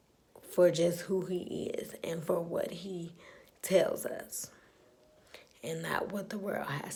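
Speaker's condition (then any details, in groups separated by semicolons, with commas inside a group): Spastic cerebral palsy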